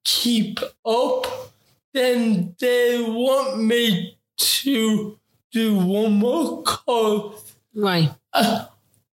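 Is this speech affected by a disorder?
Yes: ataxic cerebral palsy; affects coordination, movement, posture and balance; affects talking, taken very slow, talks word for word.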